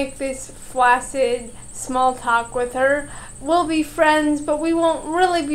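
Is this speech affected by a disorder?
Yes: cerebral palsy, mild.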